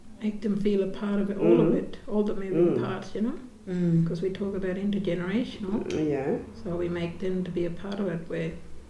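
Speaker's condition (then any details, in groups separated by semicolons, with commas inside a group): No condition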